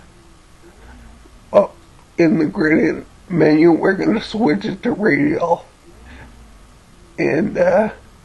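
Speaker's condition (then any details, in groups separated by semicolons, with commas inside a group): Cerebellar ataxia from brain tumour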